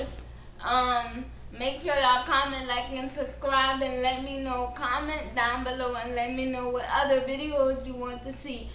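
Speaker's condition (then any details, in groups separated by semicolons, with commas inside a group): Cerebral palsy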